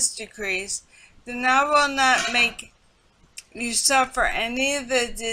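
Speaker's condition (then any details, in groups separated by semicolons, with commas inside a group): Multiple sclerosis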